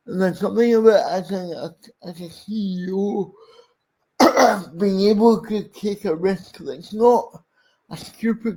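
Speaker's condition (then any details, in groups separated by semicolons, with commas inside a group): Cerebral palsy; speech impairment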